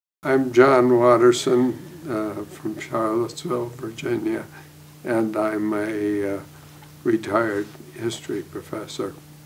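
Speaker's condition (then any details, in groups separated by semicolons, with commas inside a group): Essential tremor; hand tremor, dominant hand; diagnosed late 30s, focused ultrasound treatment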